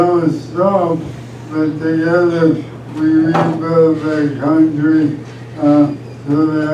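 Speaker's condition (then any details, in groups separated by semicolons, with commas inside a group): ALS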